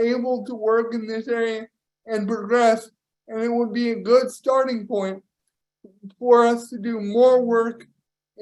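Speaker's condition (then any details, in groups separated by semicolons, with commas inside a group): Cerebral palsy; power wheelchair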